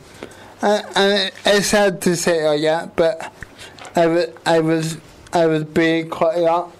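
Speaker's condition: Quadriplegic cerebral palsy; age 28

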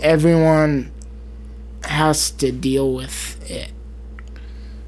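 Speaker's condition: Cerebral palsy, spastic

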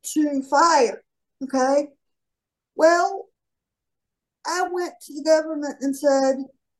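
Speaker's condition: Cerebral palsy; shoulder dislocates lifting heavy

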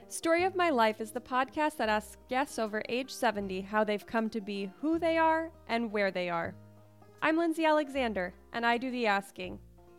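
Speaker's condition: No condition

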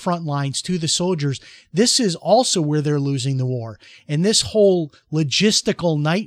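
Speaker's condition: No condition

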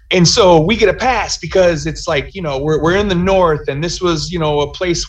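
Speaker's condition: No condition

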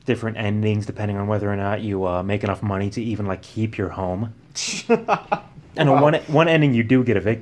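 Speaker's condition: No condition

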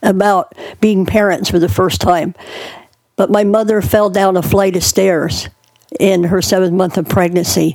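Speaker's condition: Cleft palate; thirteen childhood surgeries

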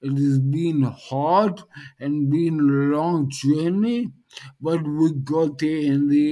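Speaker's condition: Dysarthria post-stroke; speech highly affected

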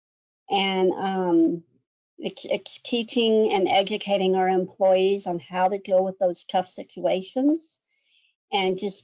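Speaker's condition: Cleft lip and palate; congenital cleft lip and cleft palate, 60 plus surgeries

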